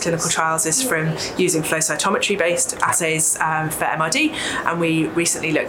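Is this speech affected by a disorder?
No.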